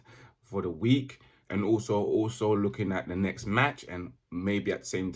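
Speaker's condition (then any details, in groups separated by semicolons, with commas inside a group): No condition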